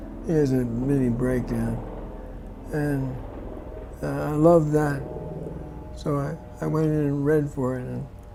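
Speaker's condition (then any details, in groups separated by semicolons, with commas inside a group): Parkinson's disease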